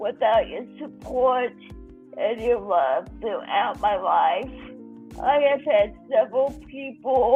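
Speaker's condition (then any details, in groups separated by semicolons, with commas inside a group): Cerebral palsy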